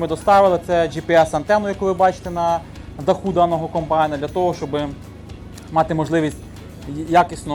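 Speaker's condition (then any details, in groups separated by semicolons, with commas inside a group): No condition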